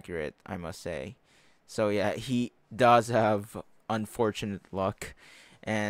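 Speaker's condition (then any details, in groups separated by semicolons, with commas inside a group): No condition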